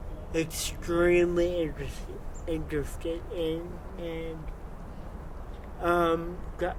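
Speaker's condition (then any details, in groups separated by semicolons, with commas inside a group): Cerebral palsy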